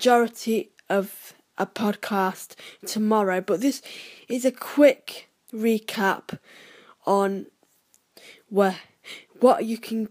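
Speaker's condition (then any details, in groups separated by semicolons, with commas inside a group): Stammer; cold, voice nasal and froggy, exaggerating speech as stammer technique; speech deliberately exaggerated, may sound strange, helps stammer and confidence; repeated sounds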